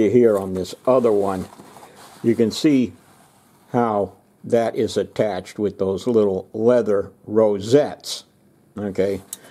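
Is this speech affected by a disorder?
No.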